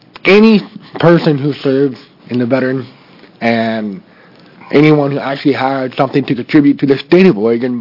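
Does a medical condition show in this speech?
Yes: deafness.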